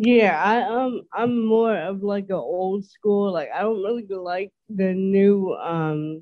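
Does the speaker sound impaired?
Yes: dysarthria; host notes listeners may notice.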